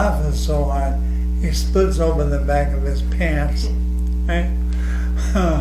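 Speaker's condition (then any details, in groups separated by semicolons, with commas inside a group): ALS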